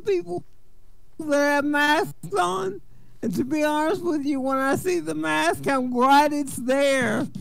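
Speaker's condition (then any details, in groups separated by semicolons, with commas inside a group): Cerebral palsy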